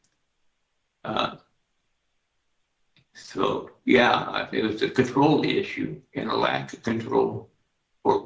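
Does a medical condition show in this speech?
Yes: Parkinson's disease.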